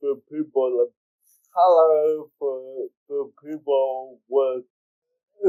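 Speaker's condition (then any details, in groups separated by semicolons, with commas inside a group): Cerebral palsy; speech therapy in childhood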